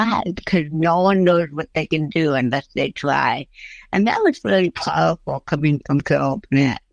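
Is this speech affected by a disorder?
Yes: cerebral palsy; since early childhood.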